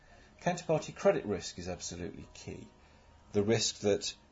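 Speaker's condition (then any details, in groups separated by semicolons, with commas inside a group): No condition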